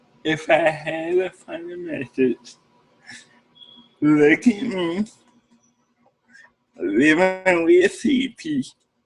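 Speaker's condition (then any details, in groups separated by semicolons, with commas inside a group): Cerebral palsy; speech therapy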